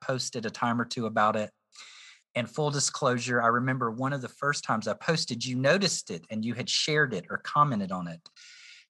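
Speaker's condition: No condition

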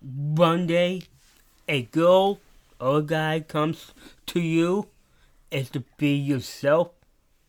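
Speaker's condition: Down syndrome

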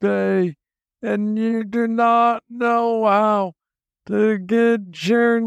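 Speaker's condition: Parkinson's disease, young onset

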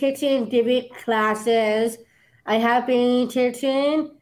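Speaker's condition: Down syndrome; Down syndrome since birth

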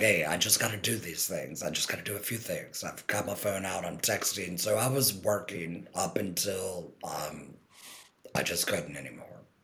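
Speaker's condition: Total laryngectomy, total laryngectomy with TEP; TEP voice, earlier monotone from left vocal cord paralysis, no speech first 6 months, electrolarynx failed, swelling

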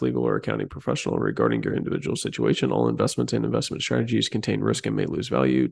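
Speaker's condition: No condition

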